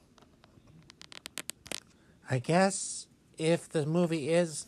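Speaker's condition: No condition

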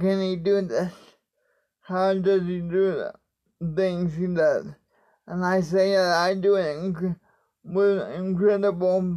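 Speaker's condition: Cerebral palsy; spastic quadriplegic, born 10 weeks premature

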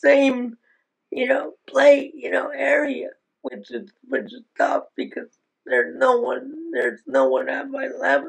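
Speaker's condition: Aicardi-Goutières syndrome; diagnosed at age 10, symptoms first thought to be cerebral palsy, ongoing medications; still able to speak, can put experiences into words

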